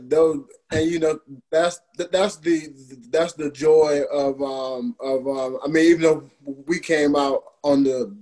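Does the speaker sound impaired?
Yes: stutter; developmental, from birth, therapy age 5 to 22, then two years at Northwestern after Bears draft; largely overcome, no effect on current life; as child stuttered within five or six words, now complete fluency for ninety-minute talks; here repeated sounds, repeated words, prolonged sounds.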